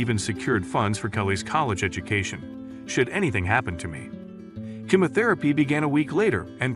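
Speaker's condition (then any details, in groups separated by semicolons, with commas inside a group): No condition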